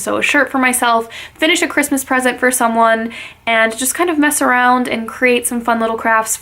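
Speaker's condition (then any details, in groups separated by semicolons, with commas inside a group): No condition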